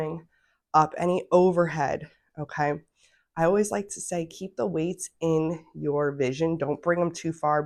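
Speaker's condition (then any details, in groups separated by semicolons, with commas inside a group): No condition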